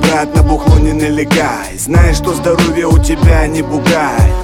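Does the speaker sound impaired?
No.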